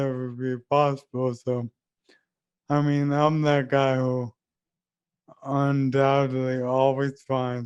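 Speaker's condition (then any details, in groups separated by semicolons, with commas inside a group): ALS; leg onset, speech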